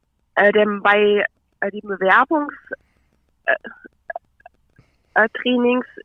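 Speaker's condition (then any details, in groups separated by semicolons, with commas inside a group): Stuttering; joined self-help relatively early, learned through self-help to handle stuttering openly; currently a fairly fluent phase, audible in recording; sometimes gets stuck, takes longer to speak, comes up more when speaking to groups, hardest in English online seminars; blocks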